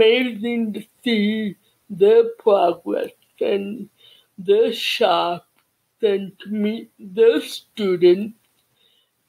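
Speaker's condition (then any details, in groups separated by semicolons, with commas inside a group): Cerebral palsy; childhood speech therapy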